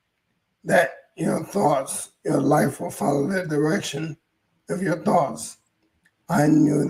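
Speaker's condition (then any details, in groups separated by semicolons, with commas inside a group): ALS; hoarse voice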